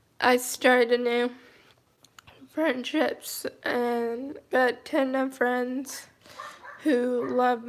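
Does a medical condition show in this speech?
Yes: cerebral palsy, mild.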